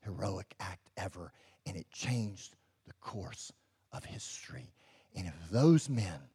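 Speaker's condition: Cleft lip and palate; congenital

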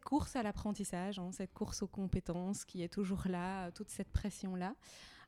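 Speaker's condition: No condition

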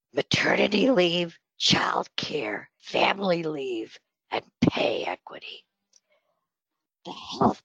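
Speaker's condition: Spasmodic dysphonia; on Botox treatment

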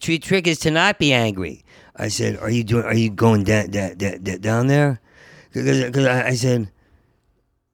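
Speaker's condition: Stuttering; long-standing stutter since college years, always stuttered in job interviews; part-word and whole-word repetitions, fluent when telling stories, doing characters or imitating people; repeated sounds, repeated words

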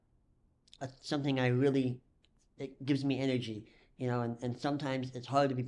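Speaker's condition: Cleft lip and palate; congenital cleft lip and palate, cause unknown, missing muscles, dental problems, 40+ surgeries incl. multiple jaw; nut bar (likely Nuss bar) currently placed in chest, latest surgery

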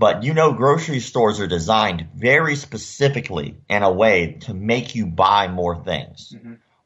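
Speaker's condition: Cleft lip and palate; surgically repaired

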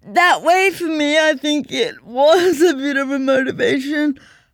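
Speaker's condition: Cerebral palsy; 7-year-old powered chair

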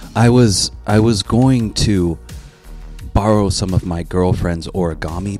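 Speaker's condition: No condition

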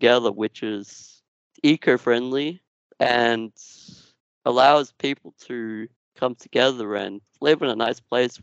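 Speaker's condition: Duchenne muscular dystrophy; genetic

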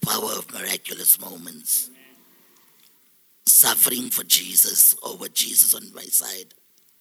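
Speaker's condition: Total laryngectomy; three years post-op, six operations in 18 months, surgeon Dr. Khalil Ismail, surgery four days post-diagnosis

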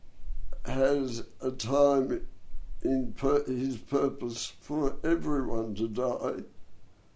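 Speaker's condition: Dystonia and cerebral palsy; hard-to-diagnose

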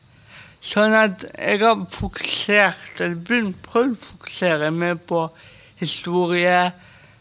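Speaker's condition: Cerebral palsy; uses a walking stick

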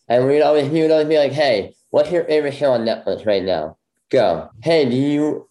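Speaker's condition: Bilateral cleft lip; left hearing loss

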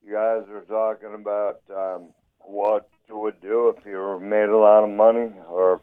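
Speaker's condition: Traumatic brain injury; does not talk well on phone, hosts mistook speech for sounding drunk

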